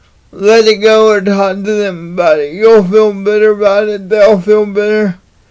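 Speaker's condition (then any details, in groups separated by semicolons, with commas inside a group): Cerebral palsy; unable to walk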